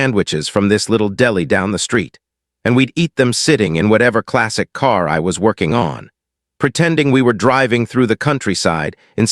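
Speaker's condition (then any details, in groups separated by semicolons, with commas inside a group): No condition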